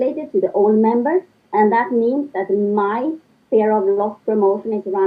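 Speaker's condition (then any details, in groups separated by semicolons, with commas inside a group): No condition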